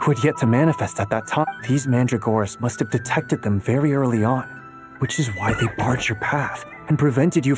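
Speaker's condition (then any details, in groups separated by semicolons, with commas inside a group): No condition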